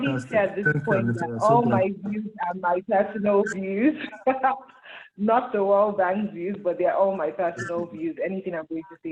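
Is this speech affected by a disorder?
No.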